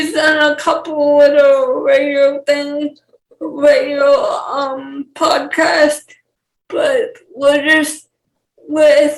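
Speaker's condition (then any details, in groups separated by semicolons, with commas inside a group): Cerebral palsy; uses wheelchair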